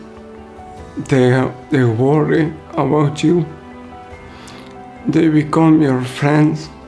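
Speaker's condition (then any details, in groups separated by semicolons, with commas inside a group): Motor neurone disease; onset with loosening grip; cannot write or hold a book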